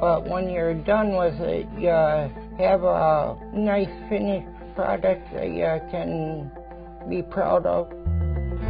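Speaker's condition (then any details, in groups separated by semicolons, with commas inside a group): Ataxia; balance problem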